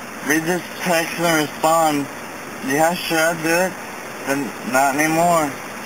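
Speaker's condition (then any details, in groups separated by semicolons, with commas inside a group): Traumatic brain injury; needs prompting to breathe while talking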